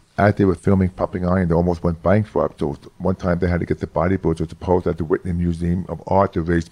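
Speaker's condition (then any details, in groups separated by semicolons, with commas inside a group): Hearing loss; severe childhood speech impediment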